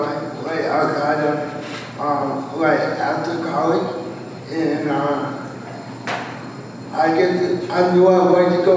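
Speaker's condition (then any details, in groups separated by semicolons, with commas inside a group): Cerebral palsy, spastic quadriplegia; wheelchair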